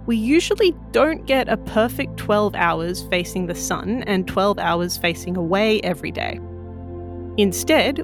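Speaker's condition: No condition

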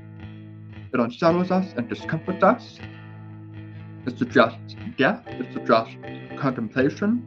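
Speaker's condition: Deafness with speech impediment, born deaf

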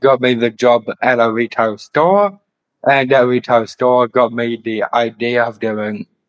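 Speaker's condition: Down syndrome; later diagnosed with autism

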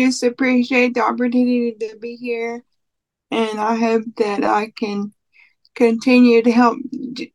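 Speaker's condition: Cerebral palsy; no speech dictation software at present

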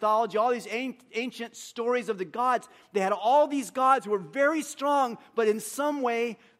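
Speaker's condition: No condition

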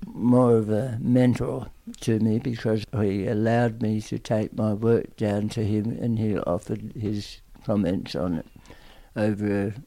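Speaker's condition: Tongue cancer; aggressive tongue cancer

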